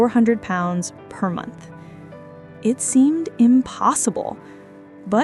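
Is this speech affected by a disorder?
No.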